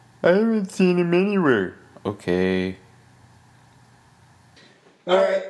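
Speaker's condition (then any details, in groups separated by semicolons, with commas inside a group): No condition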